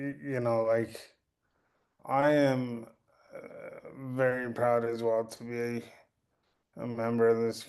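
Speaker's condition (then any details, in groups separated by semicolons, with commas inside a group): Cerebral palsy; since birth, birth complications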